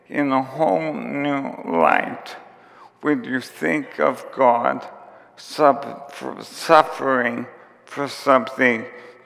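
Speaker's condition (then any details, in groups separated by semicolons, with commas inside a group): ALS; onset with tiredness and clumsiness; diagnosed about two and a half years before recording, symptoms began about four years before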